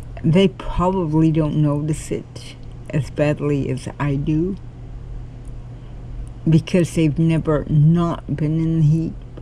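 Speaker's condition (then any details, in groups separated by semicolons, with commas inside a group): Cerebral palsy; cannot walk, crawls to get around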